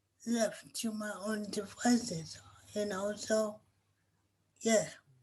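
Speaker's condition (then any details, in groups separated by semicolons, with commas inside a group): Cerebral palsy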